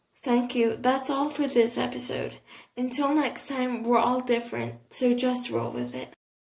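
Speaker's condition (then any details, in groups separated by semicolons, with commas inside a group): Cerebral palsy, athetoid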